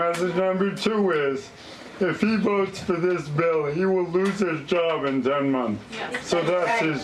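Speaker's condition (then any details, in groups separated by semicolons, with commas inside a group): ALS; lost voice, weak diaphragm and tongue, eye-controlled computer voice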